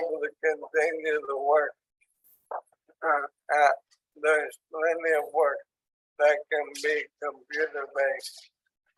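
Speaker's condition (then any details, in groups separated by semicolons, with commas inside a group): ALS; onset in hands and arms, tracheostomy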